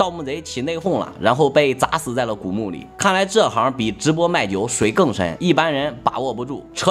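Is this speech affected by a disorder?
No.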